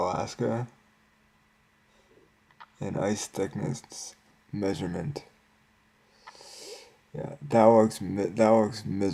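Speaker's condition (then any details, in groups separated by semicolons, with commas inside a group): Cerebral palsy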